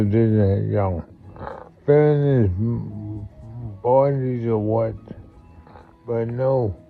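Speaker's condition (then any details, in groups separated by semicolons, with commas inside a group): Multiple sclerosis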